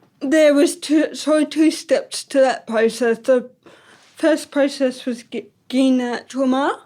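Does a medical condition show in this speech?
Yes: ataxic cerebral palsy.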